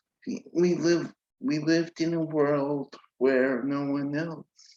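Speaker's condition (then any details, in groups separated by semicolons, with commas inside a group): Cerebral palsy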